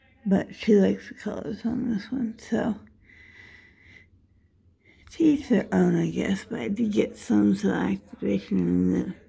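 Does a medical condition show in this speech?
Yes: dystonia; affects how speech sounds.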